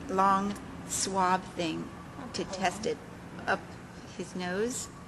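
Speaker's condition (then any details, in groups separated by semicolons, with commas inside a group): No condition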